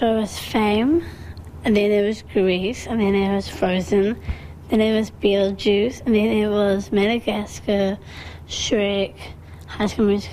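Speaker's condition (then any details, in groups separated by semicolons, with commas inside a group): Down syndrome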